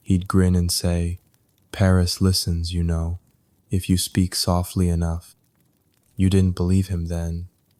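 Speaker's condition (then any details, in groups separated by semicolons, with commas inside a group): No condition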